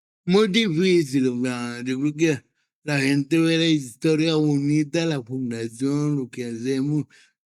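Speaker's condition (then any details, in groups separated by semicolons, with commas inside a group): Cerebral palsy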